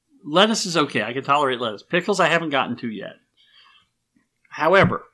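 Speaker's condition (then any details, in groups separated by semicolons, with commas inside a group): Cleft palate; first fake tooth built up over real tooth, stained brown, cannot be bleached; age 50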